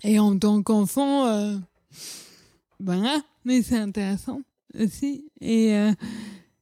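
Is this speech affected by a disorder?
Yes: cerebral palsy; childhood speech.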